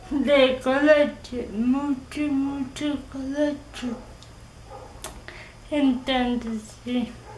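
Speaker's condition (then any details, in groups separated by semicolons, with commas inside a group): Cerebral palsy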